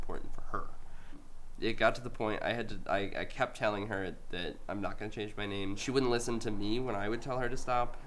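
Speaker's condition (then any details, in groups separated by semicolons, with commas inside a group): No condition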